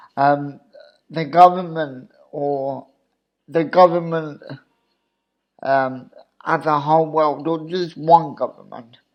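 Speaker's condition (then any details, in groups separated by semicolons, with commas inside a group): Cerebral palsy; obvious speech impediment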